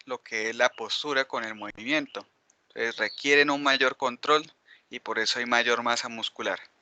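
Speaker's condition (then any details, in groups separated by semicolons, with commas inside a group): No condition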